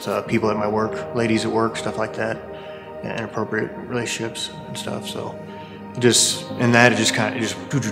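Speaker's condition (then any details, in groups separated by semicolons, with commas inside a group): No condition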